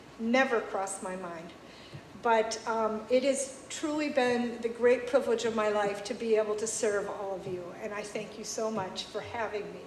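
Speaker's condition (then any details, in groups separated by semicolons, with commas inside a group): No condition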